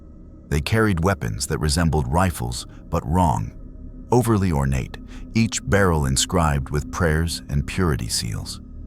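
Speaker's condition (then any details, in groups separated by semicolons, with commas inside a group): No condition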